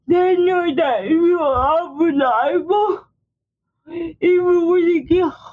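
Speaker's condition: Speech impairment; speech impairment audible to listeners

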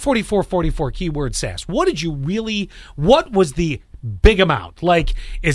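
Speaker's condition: No condition

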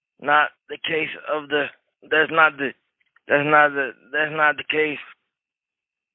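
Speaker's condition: Cerebral palsy; wheelchair user

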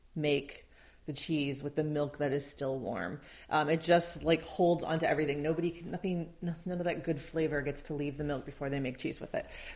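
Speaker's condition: No condition

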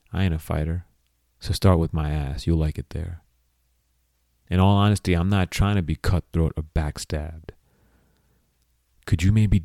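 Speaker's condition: No condition

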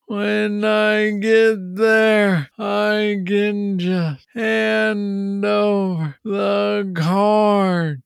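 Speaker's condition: Parkinson's disease; young onset

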